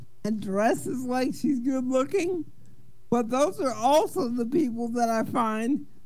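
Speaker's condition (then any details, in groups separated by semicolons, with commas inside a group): Cerebral palsy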